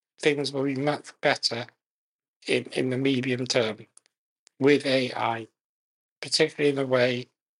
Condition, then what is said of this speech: Muscular dystrophy. You know, at the moment, I can just about speak.